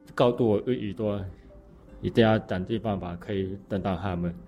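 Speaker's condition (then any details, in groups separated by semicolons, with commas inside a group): Congenital hearing impairment; congenital mild hearing impairment, coach 楊木輝 confirms every verbal instruction and has it repeated back; communicates clearly when explaining training plans to teammates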